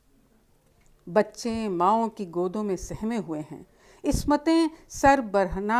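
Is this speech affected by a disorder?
No.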